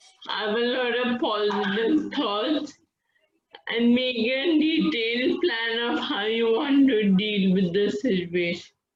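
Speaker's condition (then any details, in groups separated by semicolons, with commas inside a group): Friedreich's ataxia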